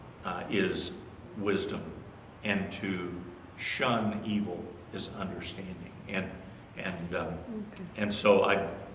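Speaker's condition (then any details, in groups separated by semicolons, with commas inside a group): No condition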